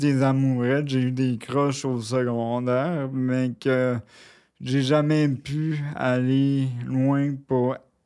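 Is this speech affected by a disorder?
Yes: cerebral palsy; brain damage, near quadriplegic, full use of left arm only, sensation preserved, wheelchair user.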